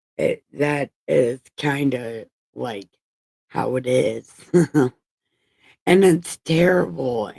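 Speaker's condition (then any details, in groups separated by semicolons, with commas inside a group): Brain injury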